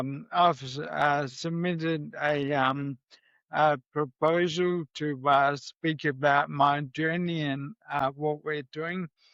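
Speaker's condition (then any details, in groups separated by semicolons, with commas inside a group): MND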